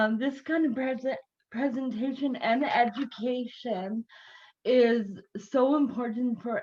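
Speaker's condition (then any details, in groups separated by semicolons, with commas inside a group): Cerebral palsy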